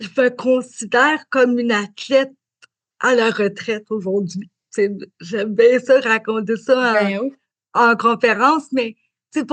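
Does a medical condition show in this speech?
Yes: cerebral palsy; spastic diplegic.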